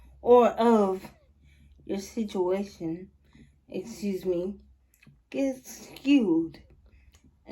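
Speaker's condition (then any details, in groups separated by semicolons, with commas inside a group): Cerebral palsy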